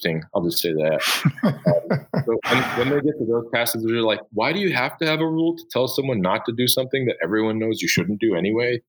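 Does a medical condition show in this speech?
No.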